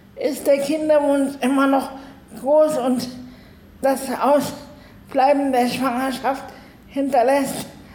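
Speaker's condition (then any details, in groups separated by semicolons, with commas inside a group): Cerebral palsy, spastic, arms and legs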